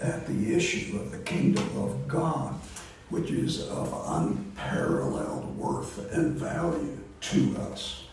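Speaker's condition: Voice disorder; not contagious

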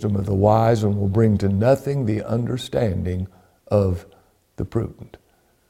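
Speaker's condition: No condition

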